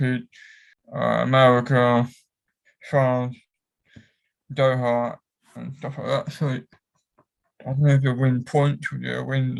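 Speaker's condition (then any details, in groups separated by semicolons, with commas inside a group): Cerebral palsy; affects whole body; cramps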